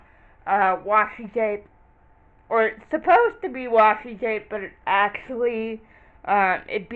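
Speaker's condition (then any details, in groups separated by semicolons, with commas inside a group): Cerebral palsy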